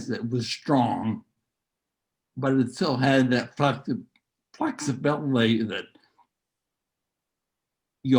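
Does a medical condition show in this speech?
Yes: neurological disease; speech affected, trouble speaking.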